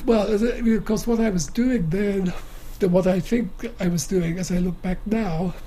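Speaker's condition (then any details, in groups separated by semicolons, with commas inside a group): Motor neuron disease; wheelchair user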